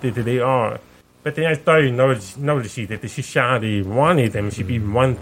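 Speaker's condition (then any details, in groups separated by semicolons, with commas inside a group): Profound deafness, deaf accent; born profoundly deaf, 95 db loss both ears, cause unknown, sensorineural, cochlear implant, earlier hearing aids; hears through cochlear implant on side of head, hearing aids gave about 10% of current hearing; sounds different, listeners ask where accent is from, parents taught speech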